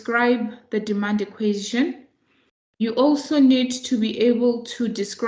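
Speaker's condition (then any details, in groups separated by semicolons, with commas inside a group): No condition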